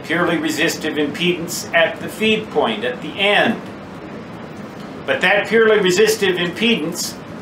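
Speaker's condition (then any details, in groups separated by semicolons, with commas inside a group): No condition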